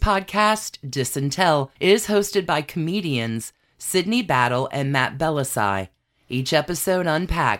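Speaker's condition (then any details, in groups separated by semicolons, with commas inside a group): No condition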